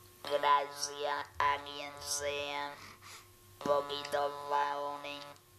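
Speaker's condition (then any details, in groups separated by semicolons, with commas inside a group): Total laryngectomy; laryngeal cancer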